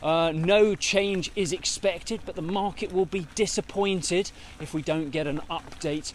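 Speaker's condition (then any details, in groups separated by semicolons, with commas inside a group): No condition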